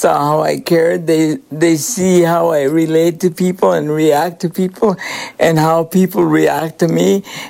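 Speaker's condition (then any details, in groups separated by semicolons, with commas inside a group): Cerebral palsy; cerebral palsy from birth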